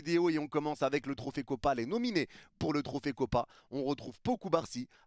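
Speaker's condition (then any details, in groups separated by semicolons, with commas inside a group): No condition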